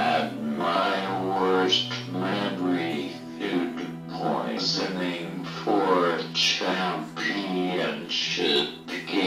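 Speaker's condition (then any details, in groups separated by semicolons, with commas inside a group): ALS; needs help getting out of bed and moving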